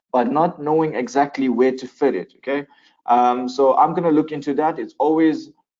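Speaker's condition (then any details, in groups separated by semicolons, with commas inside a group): No condition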